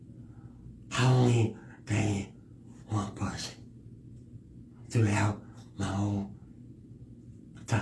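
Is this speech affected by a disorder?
Yes: cerebral palsy; affects walking; not in wheelchair, not visibly apparent; speech issues, drools, spits a little when speaking.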